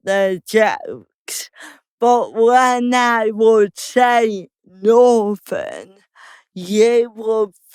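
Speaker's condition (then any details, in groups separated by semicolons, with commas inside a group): Cerebral palsy; slow speech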